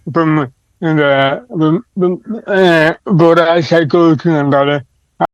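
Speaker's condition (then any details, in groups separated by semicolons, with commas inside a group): Cerebral palsy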